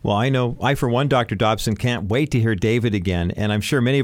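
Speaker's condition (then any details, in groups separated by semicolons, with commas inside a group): No condition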